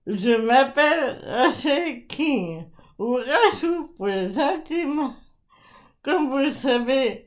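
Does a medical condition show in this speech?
Yes: ALS (Charcot's disease); progressive muscle atrophy throughout body, leading toward complete paralysis; sees speech therapist; voice very severely affected, gradually deteriorating, articulation problems, not a mental impairment.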